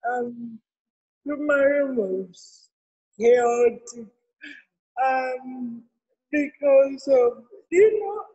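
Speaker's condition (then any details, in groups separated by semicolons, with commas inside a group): Cerebral palsy; from birth in Kenya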